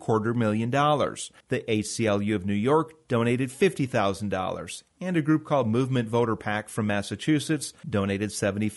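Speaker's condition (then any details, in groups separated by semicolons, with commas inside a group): No condition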